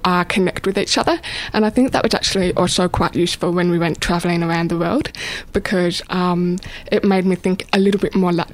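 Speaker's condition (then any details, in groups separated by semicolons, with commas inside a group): Deafness, born deaf; probably congenital deafness, diagnosed at age 3.5, twin brother and older sister also deaf; uses spoken English and Auslan (Australian sign language), signing since age 16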